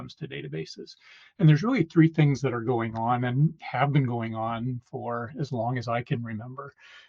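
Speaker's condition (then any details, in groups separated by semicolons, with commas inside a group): No condition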